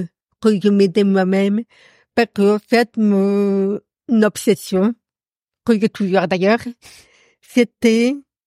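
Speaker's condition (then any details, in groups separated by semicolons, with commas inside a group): Profound congenital deafness; accent from deafness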